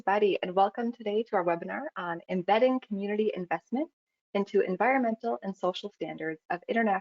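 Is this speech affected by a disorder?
No.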